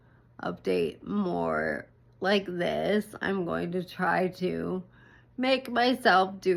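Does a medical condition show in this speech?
Yes: ALS; breathing difficulty, short breath, slow speech, voice concerns.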